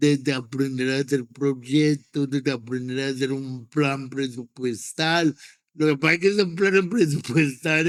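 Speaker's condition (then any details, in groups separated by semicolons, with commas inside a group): Cerebral palsy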